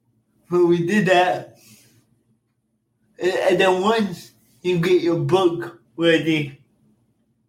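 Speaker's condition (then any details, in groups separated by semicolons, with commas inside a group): Cerebral palsy; cerebral palsy from birth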